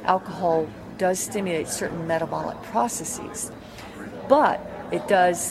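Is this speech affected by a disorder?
No.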